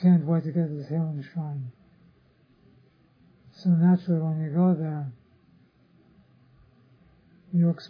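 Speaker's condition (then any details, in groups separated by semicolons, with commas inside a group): Parkinson's disease; others offer remedies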